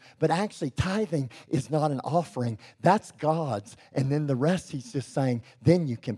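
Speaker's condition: Cleft lip and palate; congenital

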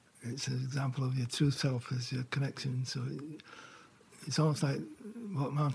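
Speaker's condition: Parkinson's; diagnosed about 4 years ago

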